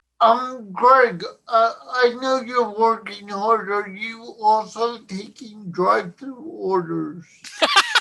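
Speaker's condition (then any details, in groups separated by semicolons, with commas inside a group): Cerebral palsy; since birth, born not breathing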